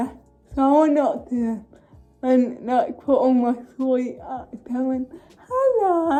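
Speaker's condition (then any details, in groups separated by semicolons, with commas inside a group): Cerebral palsy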